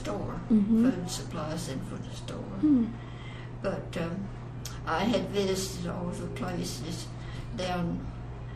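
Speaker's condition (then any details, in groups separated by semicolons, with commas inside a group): Parkinson's; onset many years earlier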